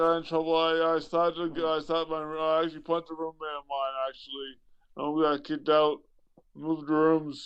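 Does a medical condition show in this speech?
Yes: traumatic brain injury.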